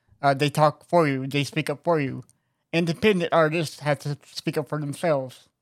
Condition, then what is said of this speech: Cerebral palsy. I guess it's my voice is like yours, you know, like very low registered, you know.